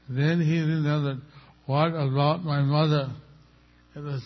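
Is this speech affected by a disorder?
Yes: stroke with facial paralysis; part of face paralyzed; hard to speak clearly due to facial paralysis, may be hard to understand, speeds up when excited.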